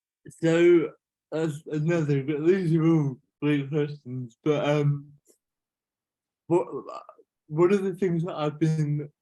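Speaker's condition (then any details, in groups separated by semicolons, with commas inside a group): Cerebral palsy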